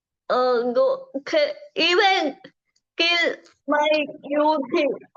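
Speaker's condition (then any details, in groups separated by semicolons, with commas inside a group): Cerebral palsy; from birth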